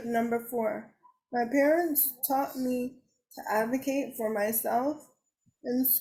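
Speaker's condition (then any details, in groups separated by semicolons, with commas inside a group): Cerebral palsy; uses wheelchair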